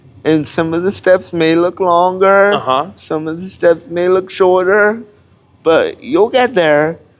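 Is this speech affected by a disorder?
Yes: cerebral palsy; cannot walk.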